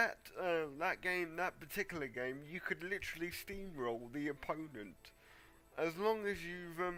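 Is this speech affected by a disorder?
Yes: cerebral palsy.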